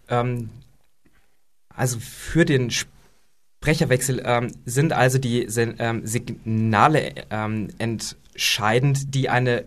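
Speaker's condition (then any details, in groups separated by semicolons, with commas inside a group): Stuttering; plays less of a role in small talk than years ago; stutters more or less depending on day and situation, fluent in familiar routine settings; prolonged sounds, blocks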